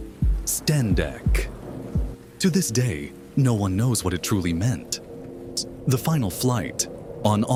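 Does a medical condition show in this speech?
No.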